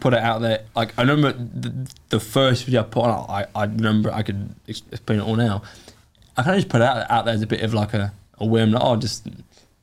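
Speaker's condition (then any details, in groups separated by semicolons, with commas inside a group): Stutter; sudden onset at age 5, woke one morning unable to speak, saw doctor, speech therapy; still has stutter; repeated sounds, repeated words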